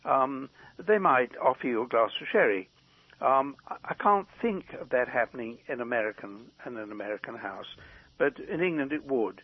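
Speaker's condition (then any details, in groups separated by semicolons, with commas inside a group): No condition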